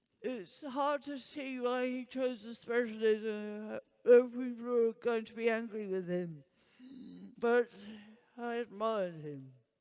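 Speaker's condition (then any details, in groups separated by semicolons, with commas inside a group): Huntington's disease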